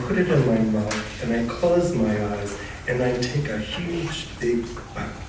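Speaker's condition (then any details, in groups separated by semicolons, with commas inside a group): No condition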